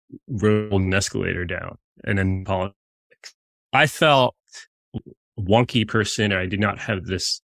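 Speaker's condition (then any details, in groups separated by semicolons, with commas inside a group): Stuttering; noticed by listeners; blocks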